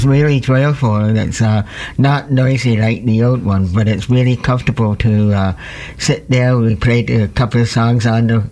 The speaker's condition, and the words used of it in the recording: Deafness. He has a good voice, and I try to sing one of those voices, but I can't.